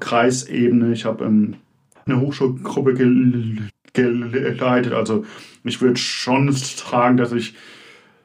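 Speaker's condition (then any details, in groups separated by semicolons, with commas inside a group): Stuttering; not at all fluent, blocks, repetitions, filler hesitations, stutters even in dreams, fluent in writing; repeated sounds, prolonged sounds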